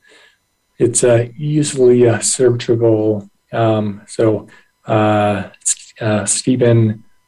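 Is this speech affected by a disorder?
Yes: aphasia after stroke; rather severe stroke at 28 as first-year resident, impaired dominant right hand; 20 years post-stroke, not back to 100%, still does therapeutic activities; initially no spoken or written language, relearned speech through therapy, still struggles a little forming words.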